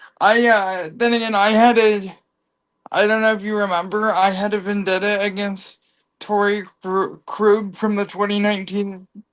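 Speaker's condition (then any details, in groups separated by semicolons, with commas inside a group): Cerebral palsy; from birth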